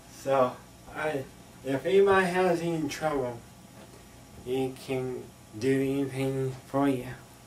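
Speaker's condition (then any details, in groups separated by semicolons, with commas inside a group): Cerebral palsy; muscle involvement; very stiff muscles, massage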